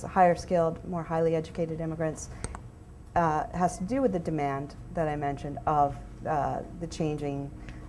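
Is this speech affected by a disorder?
No.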